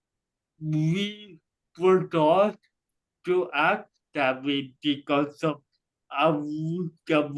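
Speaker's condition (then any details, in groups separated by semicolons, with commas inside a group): Cerebral palsy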